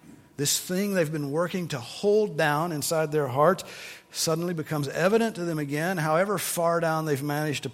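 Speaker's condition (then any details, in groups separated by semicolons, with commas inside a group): No condition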